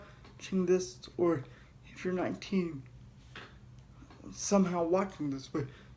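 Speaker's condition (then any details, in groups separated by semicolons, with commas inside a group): Cerebral palsy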